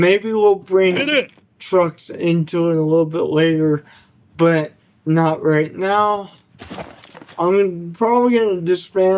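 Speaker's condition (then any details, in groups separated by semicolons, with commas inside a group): Cerebral palsy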